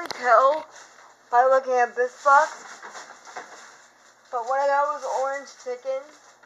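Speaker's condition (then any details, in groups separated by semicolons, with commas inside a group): Cerebral palsy, dystonic hemiplegia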